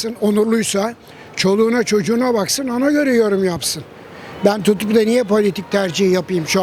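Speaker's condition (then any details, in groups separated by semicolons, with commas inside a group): No condition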